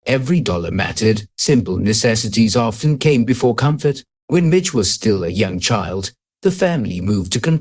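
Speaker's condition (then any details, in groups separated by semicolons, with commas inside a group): No condition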